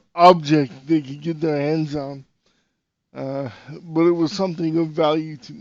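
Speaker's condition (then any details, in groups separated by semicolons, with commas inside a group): Cerebral palsy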